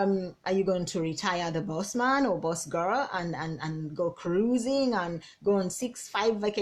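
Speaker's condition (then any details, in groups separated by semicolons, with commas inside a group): No condition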